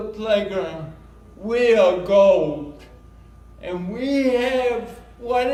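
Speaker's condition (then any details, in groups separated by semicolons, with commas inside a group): Cerebral palsy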